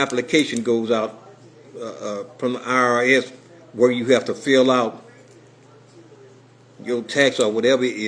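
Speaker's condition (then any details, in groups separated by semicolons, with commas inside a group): No condition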